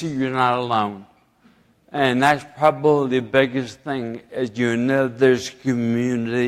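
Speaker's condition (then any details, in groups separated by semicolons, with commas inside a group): Ataxia; slurring and poor speech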